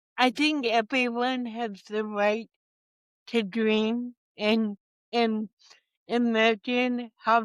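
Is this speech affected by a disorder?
Yes: cerebral palsy.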